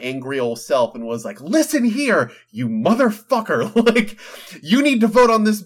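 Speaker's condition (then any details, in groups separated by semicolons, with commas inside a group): No condition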